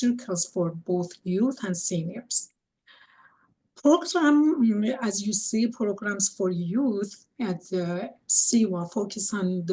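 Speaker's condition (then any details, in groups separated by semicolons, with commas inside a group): No condition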